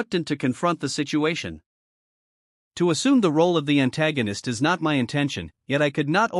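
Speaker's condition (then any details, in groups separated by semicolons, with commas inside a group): No condition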